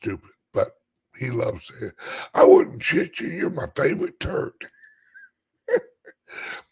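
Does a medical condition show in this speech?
Yes: chronic voice problem; about 2 years of dry, stiff voice box, uses CPAP machine; constant dry throat, urge to clear throat, stiff voice box loosening, easier when louder.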